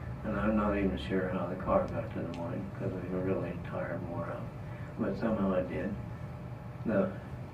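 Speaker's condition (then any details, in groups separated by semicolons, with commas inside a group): Parkinson's disease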